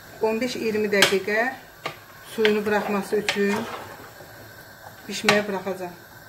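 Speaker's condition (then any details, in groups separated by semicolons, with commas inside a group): No condition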